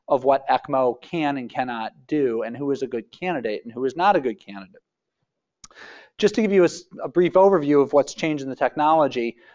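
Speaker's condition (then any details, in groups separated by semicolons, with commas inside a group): No condition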